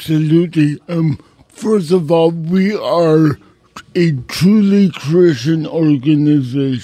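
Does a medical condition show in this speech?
Yes: cerebral palsy; congenital, uses a wheelchair, cannot write own name, able to drive a car; in a wheelchair at recording; self-described as not having a radio voice, says not drunk.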